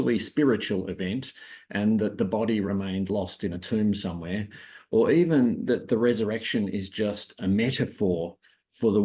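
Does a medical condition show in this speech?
No.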